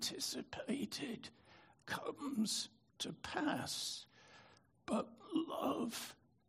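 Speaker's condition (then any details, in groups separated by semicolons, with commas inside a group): Spasmodic dystonia; brain disorder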